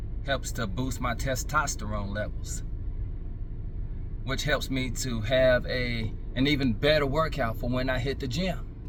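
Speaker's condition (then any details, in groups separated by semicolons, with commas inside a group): No condition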